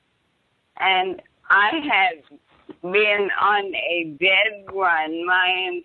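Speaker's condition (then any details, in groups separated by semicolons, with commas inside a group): ALS, bulbar palsy; bulbar onset, throat, tongue, cheeks, then upper arms, diagnosed after 18 months, Deanna protocol slowing progression; voice affected, husband Larry fills in details; faltering voice as first symptom, throat problems first treated as H. Pylori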